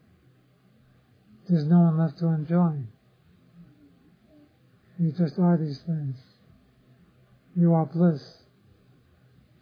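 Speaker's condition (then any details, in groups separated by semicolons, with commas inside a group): Parkinson's disease; others offer remedies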